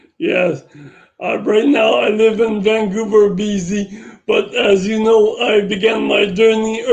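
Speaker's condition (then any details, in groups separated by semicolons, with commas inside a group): Brain injury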